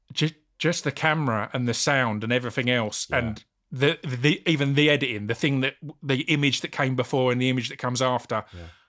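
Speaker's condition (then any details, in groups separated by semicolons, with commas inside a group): Stammer; stammer when speaking, felt to spoil acting self-tapes; repeated sounds, repeated words, blocks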